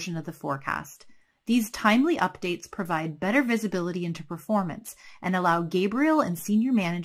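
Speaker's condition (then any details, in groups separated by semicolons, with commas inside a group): No condition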